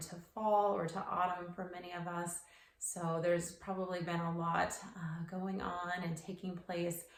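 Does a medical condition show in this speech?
No.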